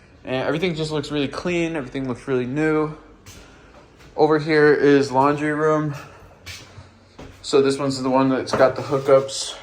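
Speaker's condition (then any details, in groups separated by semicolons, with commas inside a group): No condition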